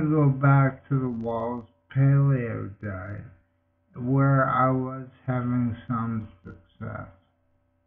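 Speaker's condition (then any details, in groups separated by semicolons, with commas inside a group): Multiple sclerosis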